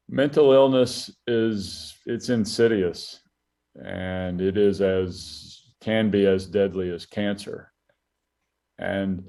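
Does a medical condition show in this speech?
No.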